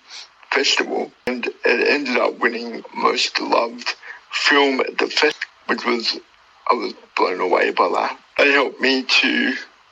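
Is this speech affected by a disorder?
Yes: cerebral palsy; born two months premature, uses wheelchair.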